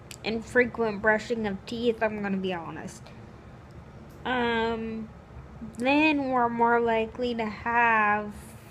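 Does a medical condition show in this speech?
Yes: cerebral palsy; chokes on some foods and drinks, sometimes forgets how to swallow.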